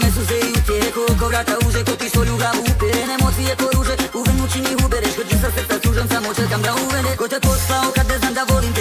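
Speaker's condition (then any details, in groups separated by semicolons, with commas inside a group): No condition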